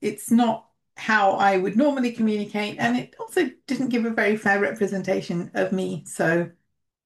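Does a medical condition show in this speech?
No.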